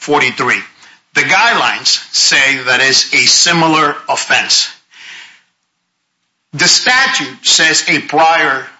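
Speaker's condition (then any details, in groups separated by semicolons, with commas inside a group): No condition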